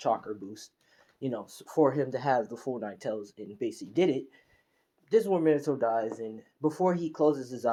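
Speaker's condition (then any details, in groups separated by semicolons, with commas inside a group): No condition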